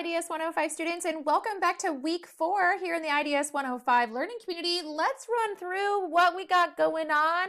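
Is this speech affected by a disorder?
No.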